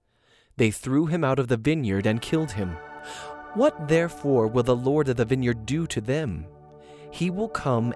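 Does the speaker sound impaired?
No.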